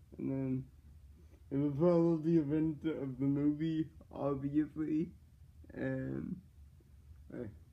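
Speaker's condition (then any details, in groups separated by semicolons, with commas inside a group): Cerebral palsy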